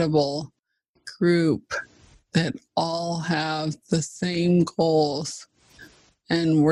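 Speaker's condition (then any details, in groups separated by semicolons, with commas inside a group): ALS (Lou Gehrig's disease)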